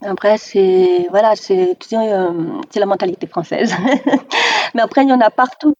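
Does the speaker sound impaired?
Yes: deafness, severe; deaf since childhood, hearing aids since four.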